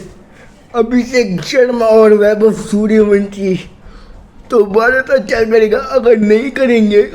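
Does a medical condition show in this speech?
Yes: cerebral palsy.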